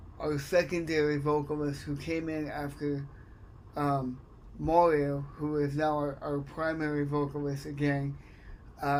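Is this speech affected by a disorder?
Yes: cerebral palsy; affects speech.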